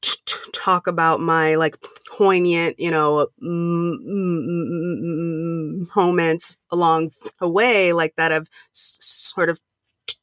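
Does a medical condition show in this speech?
Yes: stuttering; lifelong stutter since grade school, past speech therapy, public speaking since 2014 as fear exposure; comfortable speaking publicly while stuttering, still concerned about stuttering on conference calls; trouble saying own name, avoided phone calls and talking, speaks freely while stuttering; here repeated sounds, prolonged sounds, blocks.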